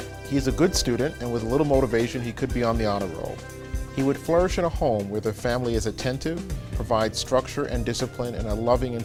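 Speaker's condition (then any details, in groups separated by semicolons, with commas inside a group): No condition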